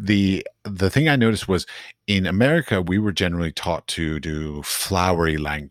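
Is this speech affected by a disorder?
No.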